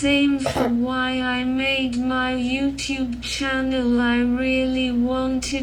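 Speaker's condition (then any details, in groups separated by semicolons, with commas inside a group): Cerebral palsy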